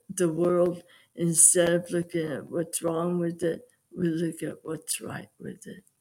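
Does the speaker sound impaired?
Yes: aphasia; aphasia after stroke at age 52, possibly familial, 3 months rehab, occupational and outpatient therapy; about 20 to 25 years after stroke, must pace self; voice affected, worse when overly tired, former radio voice lost, host says sounds fine.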